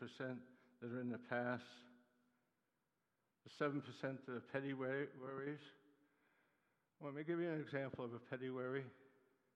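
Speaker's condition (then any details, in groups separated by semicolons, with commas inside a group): Parkinson's disease; neuropathy attacks nerves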